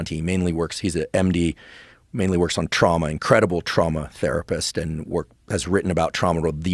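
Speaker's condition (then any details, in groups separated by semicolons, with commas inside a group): No condition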